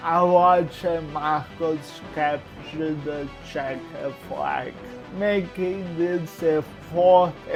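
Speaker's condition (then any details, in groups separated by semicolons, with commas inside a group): Cerebral palsy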